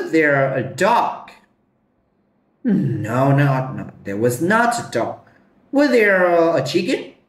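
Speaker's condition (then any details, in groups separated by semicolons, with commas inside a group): No condition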